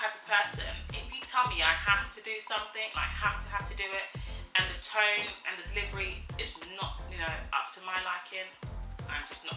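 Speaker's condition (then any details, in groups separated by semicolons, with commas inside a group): No condition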